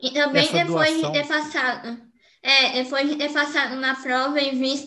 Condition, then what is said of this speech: Cleft palate. É, ainda tenho né, uma hipernasalidade porém ela vai ser corrigida eh, depois que eu